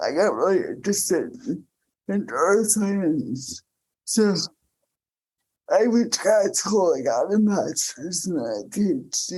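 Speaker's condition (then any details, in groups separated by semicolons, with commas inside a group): Cerebral palsy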